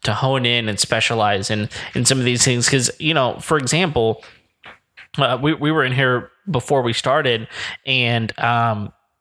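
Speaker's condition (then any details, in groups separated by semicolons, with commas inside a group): No condition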